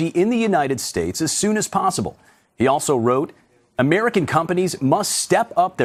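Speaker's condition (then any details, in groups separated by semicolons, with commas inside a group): No condition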